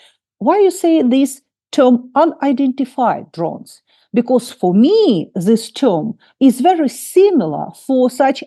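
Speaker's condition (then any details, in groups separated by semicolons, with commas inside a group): No condition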